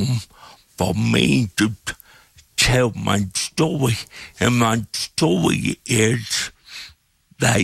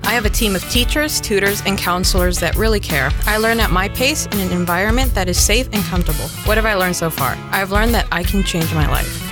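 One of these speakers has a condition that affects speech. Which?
The first: cerebral palsy; no breathing for 18 minutes at birth; speech described as greatest liability.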